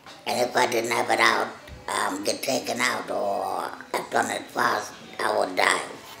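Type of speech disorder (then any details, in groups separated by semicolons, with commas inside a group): Speech with a voice prosthesis; laryngectomy for throat cancer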